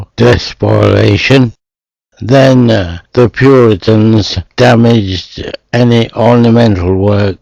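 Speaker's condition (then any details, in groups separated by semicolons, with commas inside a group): Motor neuron disease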